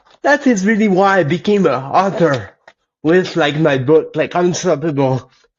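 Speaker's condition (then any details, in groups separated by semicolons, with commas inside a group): Cerebral palsy; lifelong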